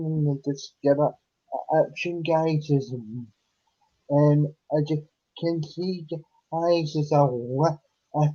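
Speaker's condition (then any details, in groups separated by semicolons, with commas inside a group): Cerebral palsy; unable to walk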